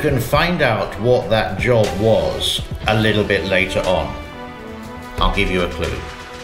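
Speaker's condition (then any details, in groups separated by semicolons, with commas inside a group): No condition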